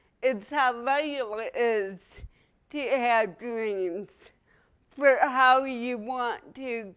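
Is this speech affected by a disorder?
Yes: cerebral palsy.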